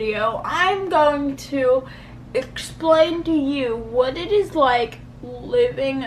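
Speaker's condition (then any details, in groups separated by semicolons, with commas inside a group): Cerebral palsy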